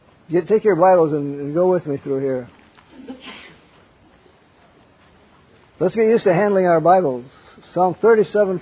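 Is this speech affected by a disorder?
Yes: Parkinson's; wakes up around 3 am.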